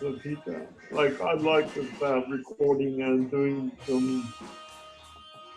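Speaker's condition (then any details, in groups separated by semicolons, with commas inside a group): Cerebral palsy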